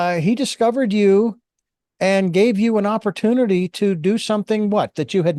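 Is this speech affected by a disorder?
No.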